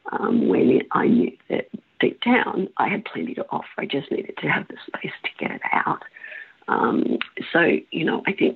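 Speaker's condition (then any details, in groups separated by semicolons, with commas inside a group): Spasmodic dysphonia; holds voice box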